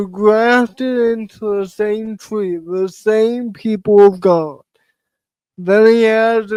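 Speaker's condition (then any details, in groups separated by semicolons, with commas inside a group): Cerebral palsy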